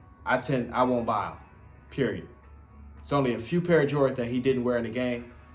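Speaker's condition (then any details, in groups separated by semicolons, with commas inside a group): No condition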